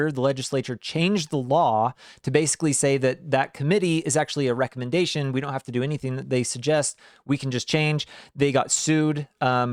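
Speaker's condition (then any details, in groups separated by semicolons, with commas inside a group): No condition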